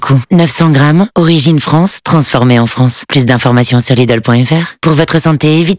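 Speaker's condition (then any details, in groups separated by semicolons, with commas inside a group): No condition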